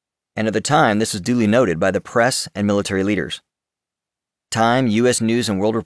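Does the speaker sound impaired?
No.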